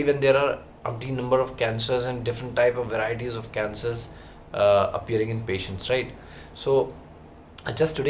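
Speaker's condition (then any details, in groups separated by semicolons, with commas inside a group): No condition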